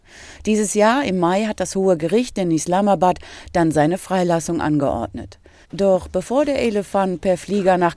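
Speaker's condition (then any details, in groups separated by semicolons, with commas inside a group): No condition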